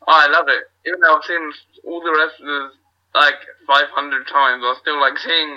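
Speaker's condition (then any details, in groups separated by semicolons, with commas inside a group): Cerebral palsy; wheelchair user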